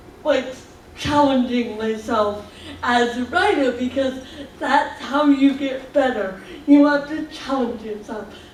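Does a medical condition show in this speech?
Yes: cerebral palsy; speech slightly off.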